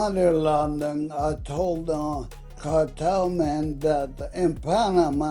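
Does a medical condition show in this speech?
Yes: ALS.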